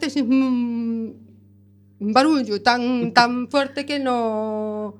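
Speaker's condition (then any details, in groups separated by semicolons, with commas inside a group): Deafness with cochlear implant; deaf since childhood, right ear unaided and unstimulated for many years; cannot perceive voice timbre, intonation or accents, understands nothing without seeing faces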